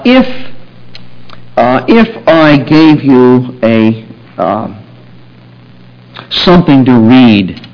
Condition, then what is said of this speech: No condition.